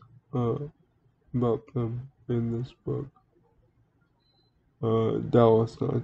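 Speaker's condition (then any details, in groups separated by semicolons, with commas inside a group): Cerebral palsy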